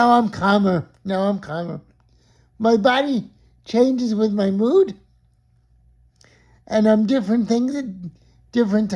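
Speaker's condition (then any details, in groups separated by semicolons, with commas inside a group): Cerebral palsy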